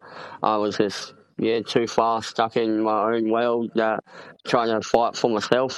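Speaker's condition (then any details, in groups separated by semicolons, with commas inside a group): Cleft palate; congenital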